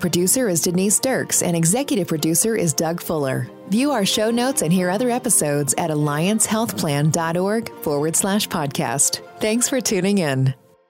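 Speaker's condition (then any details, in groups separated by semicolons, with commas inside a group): No condition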